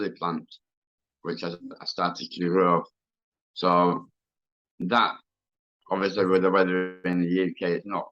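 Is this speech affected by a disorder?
Yes: mouth cancer; tumour under tongue base, bilateral neck node spread; cancer free, chemotherapy, 35 radiotherapy sessions, stage four at diagnosis.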